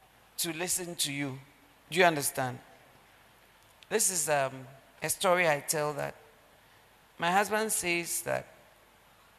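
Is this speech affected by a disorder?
No.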